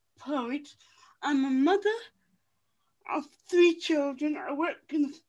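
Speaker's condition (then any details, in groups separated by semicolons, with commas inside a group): Cerebral palsy; limited speech, writes instead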